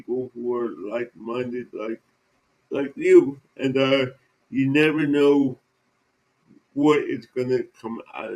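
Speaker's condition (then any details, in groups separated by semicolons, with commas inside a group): Cerebral palsy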